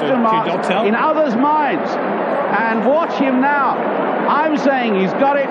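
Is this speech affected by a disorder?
No.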